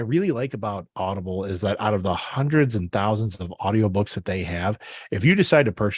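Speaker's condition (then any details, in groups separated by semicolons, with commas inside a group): No condition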